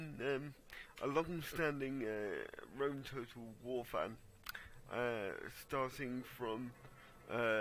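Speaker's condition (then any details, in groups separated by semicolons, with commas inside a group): Cerebral palsy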